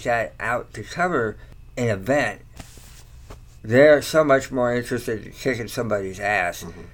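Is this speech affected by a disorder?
Yes: tongue cancer surgery; many years after treatment.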